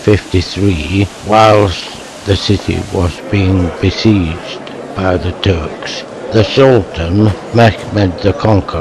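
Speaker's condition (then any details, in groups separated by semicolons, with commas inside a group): Motor neuron disease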